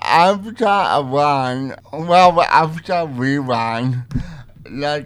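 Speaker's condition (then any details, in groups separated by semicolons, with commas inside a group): Cerebral palsy; interview partly own voice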